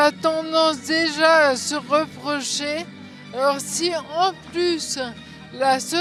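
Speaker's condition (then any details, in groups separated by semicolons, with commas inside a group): Friedreich's ataxia; serious, incurable, dependent on others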